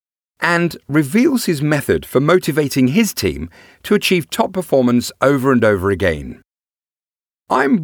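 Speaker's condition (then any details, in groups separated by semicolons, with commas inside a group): No condition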